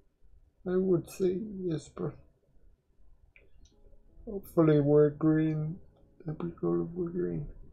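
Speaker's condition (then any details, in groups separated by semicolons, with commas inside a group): Quadriplegic cerebral palsy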